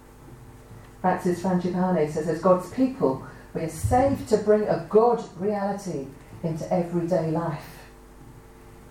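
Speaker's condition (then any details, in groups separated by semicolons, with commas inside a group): No condition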